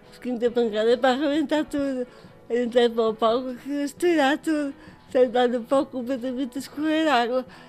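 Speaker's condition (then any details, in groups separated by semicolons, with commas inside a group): Cerebral palsy; electric wheelchair, largely independent, asks others to take money from wallet, music rehearsals at Associação de Paralisia Cerebral de Coimbra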